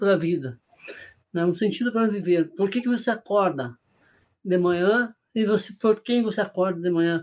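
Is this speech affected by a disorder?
Yes: Parkinson's disease; Parkinson's disease diagnosed 17 years ago, facial rigidity, stiff body.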